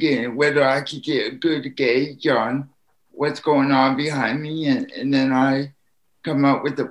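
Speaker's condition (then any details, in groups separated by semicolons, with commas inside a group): Spastic quadriplegic cerebral palsy; all four limbs affected, lifelong full-time wheelchair user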